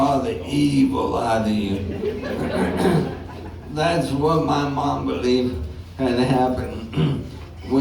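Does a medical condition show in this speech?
Yes: ALS; some speech trouble.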